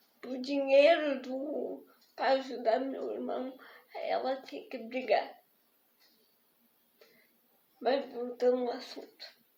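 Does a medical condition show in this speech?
Yes: spastic diplegic cerebral palsy.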